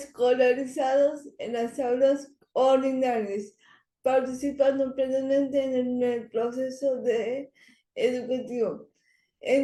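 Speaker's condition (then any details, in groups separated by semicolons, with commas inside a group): Cerebral palsy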